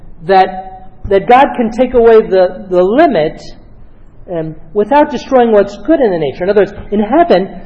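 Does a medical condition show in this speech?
No.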